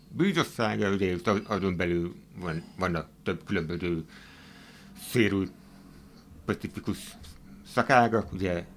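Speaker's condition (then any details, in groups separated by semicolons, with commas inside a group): Hearing impairment; hard of hearing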